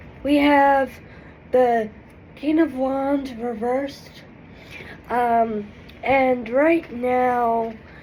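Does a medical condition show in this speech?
Yes: cerebral palsy.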